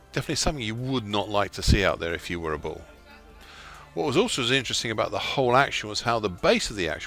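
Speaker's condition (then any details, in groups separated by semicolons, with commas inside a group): No condition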